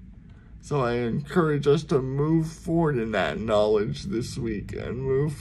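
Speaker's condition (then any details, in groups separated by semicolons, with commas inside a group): Cerebral palsy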